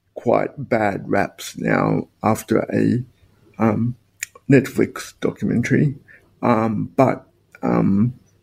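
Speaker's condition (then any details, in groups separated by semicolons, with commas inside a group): Spastic quadriplegic cerebral palsy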